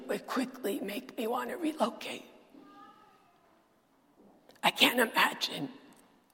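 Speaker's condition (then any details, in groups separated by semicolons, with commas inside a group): Dysphonia; sultry voice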